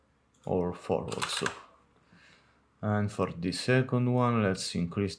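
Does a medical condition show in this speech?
No.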